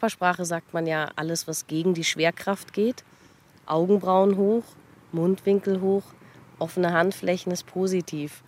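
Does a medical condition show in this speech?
No.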